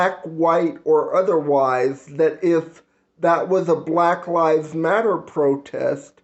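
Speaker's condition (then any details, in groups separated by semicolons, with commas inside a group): Cerebral palsy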